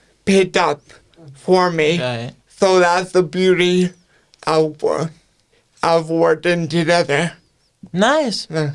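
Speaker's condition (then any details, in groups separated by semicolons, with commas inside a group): Cerebral palsy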